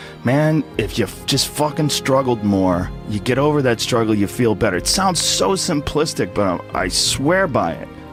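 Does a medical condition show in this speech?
No.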